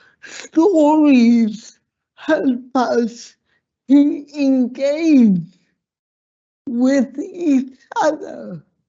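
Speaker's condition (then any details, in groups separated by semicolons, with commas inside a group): Slurred speech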